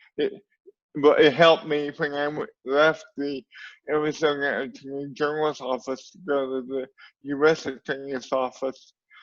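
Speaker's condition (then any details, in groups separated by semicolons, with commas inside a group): Cerebral palsy; cannot speak quickly and be understood, speaks slowly, deliberately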